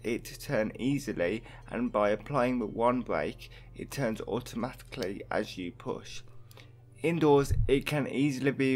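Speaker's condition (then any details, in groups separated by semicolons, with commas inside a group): Hemiplegic cerebral palsy; quadriplegic form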